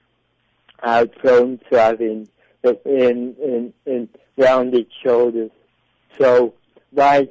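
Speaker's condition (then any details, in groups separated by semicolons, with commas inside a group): Cerebral palsy; back muscle training straightened posture and brought shoulders back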